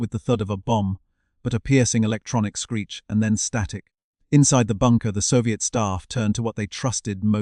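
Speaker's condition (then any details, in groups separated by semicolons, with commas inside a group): No condition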